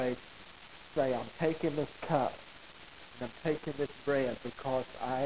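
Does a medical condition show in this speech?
No.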